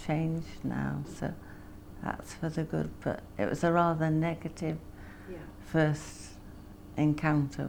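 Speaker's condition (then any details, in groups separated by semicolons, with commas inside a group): Parkinson's disease; young onset, left-side tremor, stereotactic lesion surgery; about 20 years symptoms, left tremor resolved, motor fluctuations; blank facial expression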